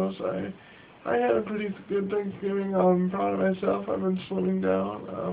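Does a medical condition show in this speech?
Yes: cerebral palsy.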